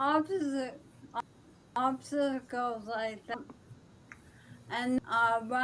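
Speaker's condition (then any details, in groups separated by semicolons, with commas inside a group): ALS; speech affected but still understandable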